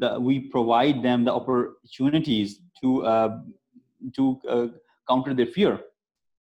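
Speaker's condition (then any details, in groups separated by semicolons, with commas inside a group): Stammering; persistent stammering, practices speech techniques, PSF Toastmasters Club for stammerers; still stammers, comfortable sharing thoughts, marked improvement over past 4 months with Toastmasters; stumbles in speaking, amount varies, expresses self easily despite stammering; repeated sounds, prolonged sounds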